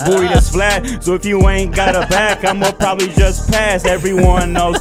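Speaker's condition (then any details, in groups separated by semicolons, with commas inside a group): No condition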